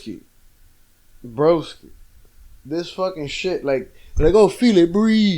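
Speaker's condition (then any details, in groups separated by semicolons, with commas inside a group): No condition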